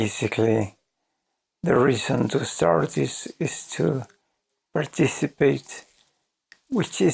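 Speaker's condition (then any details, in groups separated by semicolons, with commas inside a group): ALS; voice severely damaged, hard to understand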